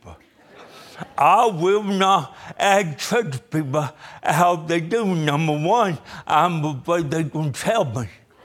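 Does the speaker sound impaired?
Yes: cerebral palsy; born dead for 18 minutes.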